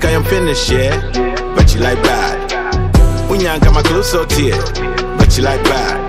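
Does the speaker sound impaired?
No.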